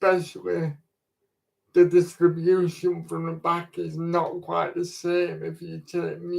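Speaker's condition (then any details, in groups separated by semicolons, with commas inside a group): Cerebral palsy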